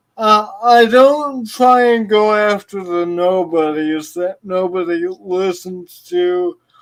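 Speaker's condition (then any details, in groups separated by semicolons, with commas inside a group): Cerebral palsy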